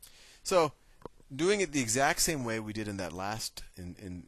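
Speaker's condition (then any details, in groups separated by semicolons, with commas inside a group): No condition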